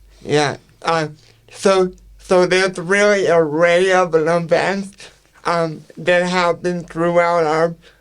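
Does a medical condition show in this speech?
Yes: cerebral palsy; speech affected to an extent.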